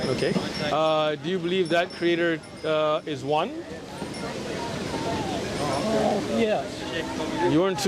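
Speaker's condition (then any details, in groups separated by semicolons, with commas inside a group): No condition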